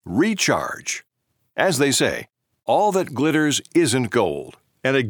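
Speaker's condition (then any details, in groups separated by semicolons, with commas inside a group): No condition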